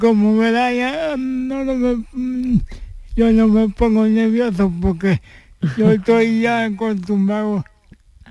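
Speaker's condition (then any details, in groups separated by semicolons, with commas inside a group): Cerebral palsy; since birth, needs extra support for daily living activities; attends Aspace Sevilla day centre for stimulation, needs adapted bus to reach centre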